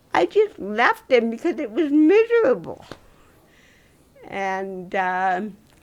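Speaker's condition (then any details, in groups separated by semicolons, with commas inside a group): Cerebral palsy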